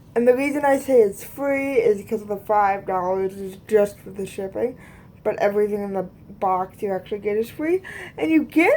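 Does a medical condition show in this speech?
Yes: cerebral palsy; both hands affected.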